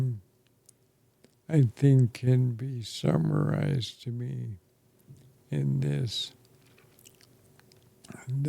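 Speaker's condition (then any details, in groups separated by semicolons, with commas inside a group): ALS; affects chest and throat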